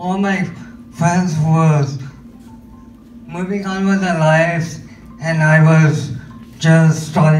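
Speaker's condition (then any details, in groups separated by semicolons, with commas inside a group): Cerebral palsy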